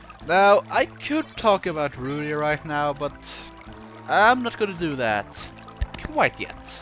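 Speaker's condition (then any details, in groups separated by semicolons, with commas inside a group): No condition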